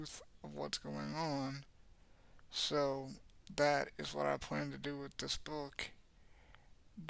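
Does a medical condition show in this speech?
Yes: cerebral palsy; has had speech therapy.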